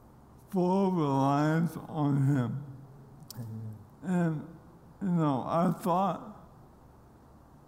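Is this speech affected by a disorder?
Yes: ALS; diagnosed during pro football career in Nashville after loss of strength, speed and weight; progressive, continuing to lose abilities, physically changed, seen crawling on stage, fears last public speech; losing ability to speak clearly, voice does not sound as expected.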